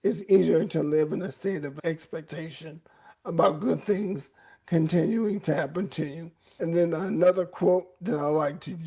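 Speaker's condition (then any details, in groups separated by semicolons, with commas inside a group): ALS; voice raspy at times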